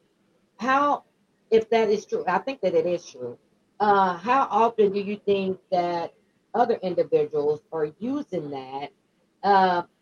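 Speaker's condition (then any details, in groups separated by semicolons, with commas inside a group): No condition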